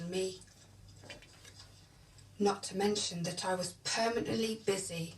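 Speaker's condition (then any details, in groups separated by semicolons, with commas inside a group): No condition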